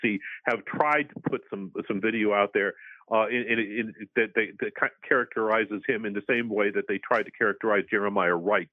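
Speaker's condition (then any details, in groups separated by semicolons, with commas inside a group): Stuttering; covert stuttering, like Joe Biden; elocution improved through appearing on the show; repeated sounds, repeated words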